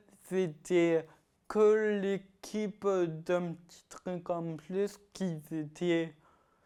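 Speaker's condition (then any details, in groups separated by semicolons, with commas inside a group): Ataxia-telangiectasia; trouble eating and drinking alone, drooled as infant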